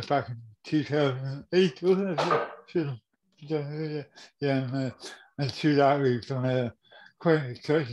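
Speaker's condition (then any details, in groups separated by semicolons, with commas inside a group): Cerebral palsy; diagnosed about 50 years ago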